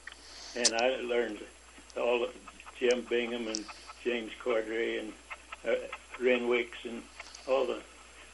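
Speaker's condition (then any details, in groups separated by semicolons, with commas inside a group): Parkinson's disease; about 25 years since onset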